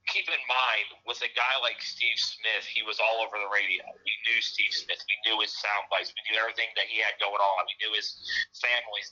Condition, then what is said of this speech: No condition.